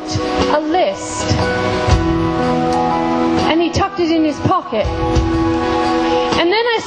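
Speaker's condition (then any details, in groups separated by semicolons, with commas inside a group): No condition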